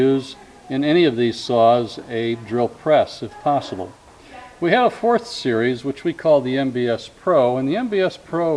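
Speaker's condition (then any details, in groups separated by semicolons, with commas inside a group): No condition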